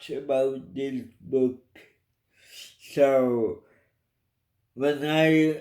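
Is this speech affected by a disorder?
Yes: cerebral palsy.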